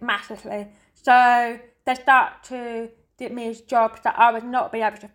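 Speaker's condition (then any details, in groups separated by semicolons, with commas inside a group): Deafness; heavy metal rock indistinct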